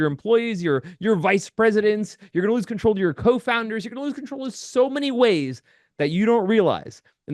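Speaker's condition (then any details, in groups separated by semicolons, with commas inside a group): No condition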